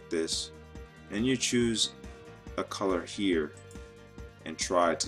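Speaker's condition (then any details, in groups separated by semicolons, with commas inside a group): No condition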